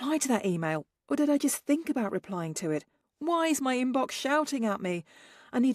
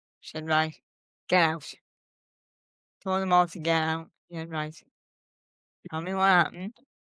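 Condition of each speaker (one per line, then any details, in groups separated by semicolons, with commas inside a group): No condition
Cerebral palsy; present since birth, legs affected, childhood leg operations; mostly uses wheelchair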